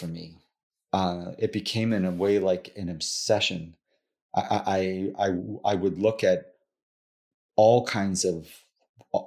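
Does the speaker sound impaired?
Yes: stuttering; stuttering since childhood; stutters throughout interview; allows stuttering rather than trying to be fluent; here repeated sounds, repeated words.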